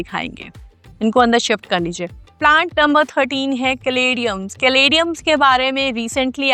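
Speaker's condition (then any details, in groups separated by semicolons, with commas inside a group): No condition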